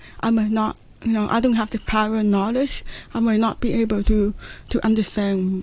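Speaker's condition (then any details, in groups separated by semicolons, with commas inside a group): Profound deafness, congenital profound hearing loss; profound hearing loss from premature birth at eight months, not genetic, diagnosed near age one; speech therapy from age one, weekly speech training, daily training by mother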